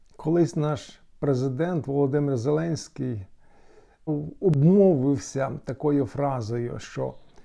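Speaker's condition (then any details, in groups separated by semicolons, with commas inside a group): No condition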